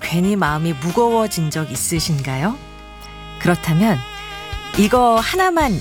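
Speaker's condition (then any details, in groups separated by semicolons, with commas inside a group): No condition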